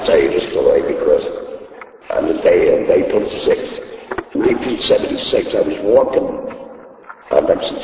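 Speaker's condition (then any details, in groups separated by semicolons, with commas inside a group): Laryngectomy; taught to talk with throat device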